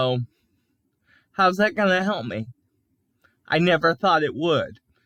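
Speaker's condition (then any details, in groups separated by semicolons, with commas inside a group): Cerebral palsy; onset at 5 months after breathing stopped, cannot walk; can speak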